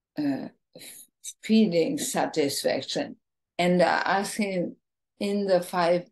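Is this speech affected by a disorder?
Yes: ALS, bulbar form, bulbar onset.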